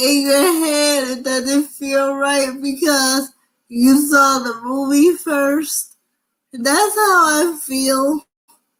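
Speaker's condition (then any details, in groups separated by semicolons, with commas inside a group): Cerebral palsy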